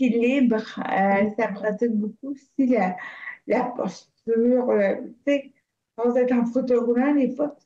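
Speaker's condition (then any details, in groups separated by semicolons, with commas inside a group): Cerebral palsy; shows a little in voice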